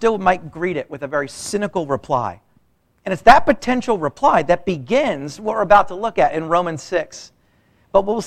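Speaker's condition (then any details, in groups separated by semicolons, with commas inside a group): No condition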